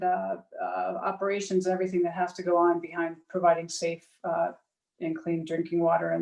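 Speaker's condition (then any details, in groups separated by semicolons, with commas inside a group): No condition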